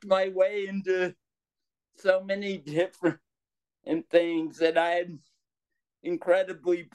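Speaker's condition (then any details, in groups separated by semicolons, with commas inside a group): Cerebral palsy; trouble with breath control earlier in recording, needs to catch breath at times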